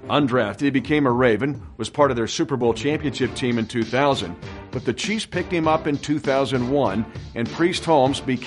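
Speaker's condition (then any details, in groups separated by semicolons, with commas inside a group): No condition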